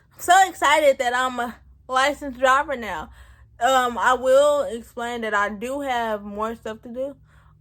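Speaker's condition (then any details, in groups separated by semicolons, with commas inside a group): Cerebral palsy; present since birth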